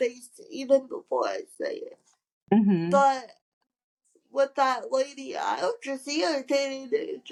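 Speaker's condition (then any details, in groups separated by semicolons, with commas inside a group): Cerebral palsy; from birth, wheelchair user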